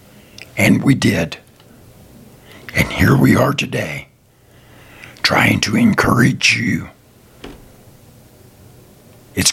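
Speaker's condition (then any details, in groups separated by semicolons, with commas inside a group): Throat cancer, partial laryngectomy; treatments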